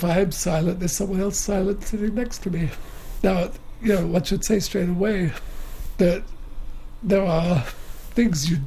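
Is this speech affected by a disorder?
Yes: motor neuron disease; wheelchair user, breathing tube, phlegm cleared from throat, assistant and computer needed; still able to speak, lack of breath, swallowing easily goes the wrong way.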